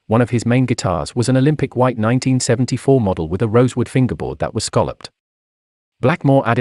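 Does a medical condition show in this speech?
No.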